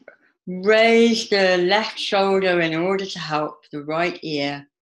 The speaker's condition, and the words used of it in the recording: Cleft palate. I mean, I have a, a slight speech impediment, which comes from having a cleft uh, palate.